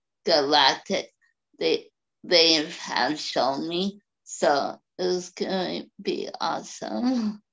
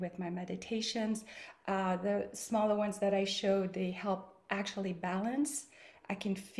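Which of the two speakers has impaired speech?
The first: cerebral palsy; birth oxygen deprivation, from birth.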